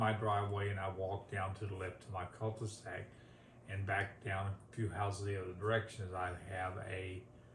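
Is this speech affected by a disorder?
Yes: ALS, severe.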